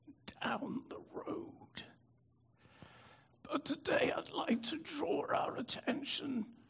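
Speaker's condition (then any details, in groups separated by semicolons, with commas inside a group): Spasmodic dystonia; brain disorder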